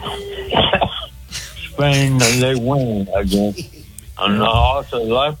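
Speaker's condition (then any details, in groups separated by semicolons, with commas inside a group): Speech impediment; calling in by phone, loud background noise; hard to hear on phone, host asks caller to get closer to phone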